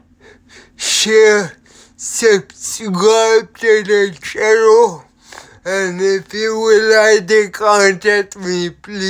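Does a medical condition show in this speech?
Yes: cerebral palsy.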